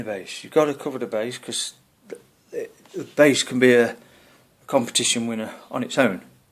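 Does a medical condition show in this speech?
No.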